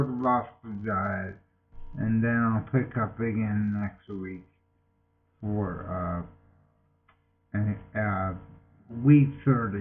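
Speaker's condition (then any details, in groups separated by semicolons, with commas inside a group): Multiple sclerosis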